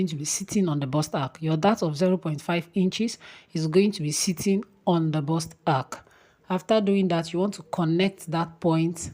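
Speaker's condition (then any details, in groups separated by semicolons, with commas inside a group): No condition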